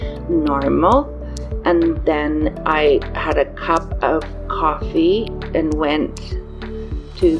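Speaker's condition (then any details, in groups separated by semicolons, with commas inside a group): Aphasia after stroke; aphasia from stroke at 54, sudden onset one morning with only nonsense words, no physical deficits; word-finding difficulty, word substitutions, loses all words sometimes, speaking harder when tired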